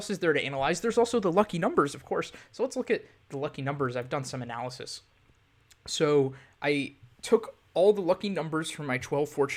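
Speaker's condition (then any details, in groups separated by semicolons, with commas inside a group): No condition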